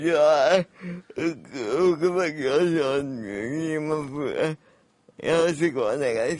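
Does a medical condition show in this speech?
Yes: cerebral palsy; congenital physical disability, wheelchair user, home nursing visits twice weekly.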